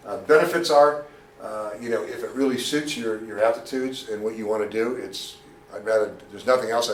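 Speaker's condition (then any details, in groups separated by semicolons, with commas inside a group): No condition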